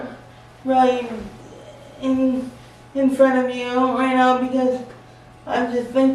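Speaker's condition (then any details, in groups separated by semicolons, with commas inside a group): Spastic quadriplegic cerebral palsy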